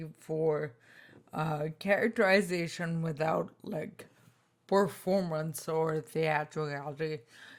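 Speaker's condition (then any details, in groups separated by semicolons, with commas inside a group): Spinocerebellar ataxia type 2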